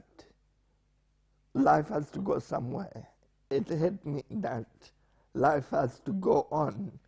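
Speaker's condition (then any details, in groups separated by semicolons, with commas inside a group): Spastic paraplegia with essential tremor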